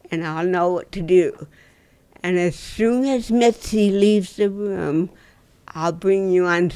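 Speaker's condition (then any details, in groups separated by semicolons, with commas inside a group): Cerebral palsy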